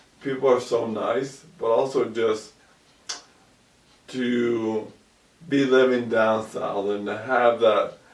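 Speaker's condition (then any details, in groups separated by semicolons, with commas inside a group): ALS; about 2 years since onset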